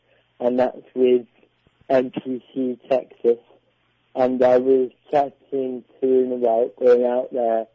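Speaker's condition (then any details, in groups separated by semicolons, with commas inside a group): Cerebral palsy; back training straightened posture and shoulders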